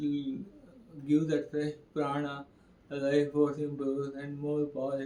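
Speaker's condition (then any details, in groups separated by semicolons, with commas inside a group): Parkinson's; speech deteriorating, chewing difficult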